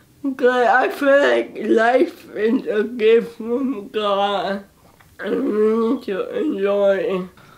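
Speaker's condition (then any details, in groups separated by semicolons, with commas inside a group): Cerebral palsy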